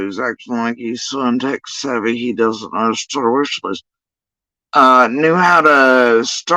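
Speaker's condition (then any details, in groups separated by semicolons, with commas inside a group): Facial paralysis after surgery; tongue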